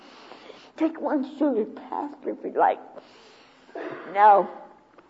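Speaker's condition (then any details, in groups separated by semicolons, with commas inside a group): Cerebral palsy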